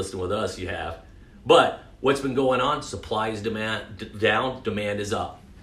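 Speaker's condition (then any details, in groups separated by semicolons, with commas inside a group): No condition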